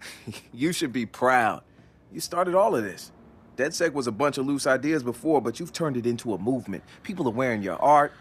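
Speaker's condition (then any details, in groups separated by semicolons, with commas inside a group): No condition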